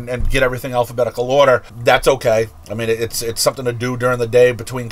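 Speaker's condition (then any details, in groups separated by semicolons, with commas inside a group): No condition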